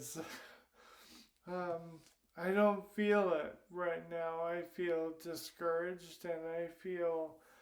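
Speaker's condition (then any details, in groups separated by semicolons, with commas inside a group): Primary lateral sclerosis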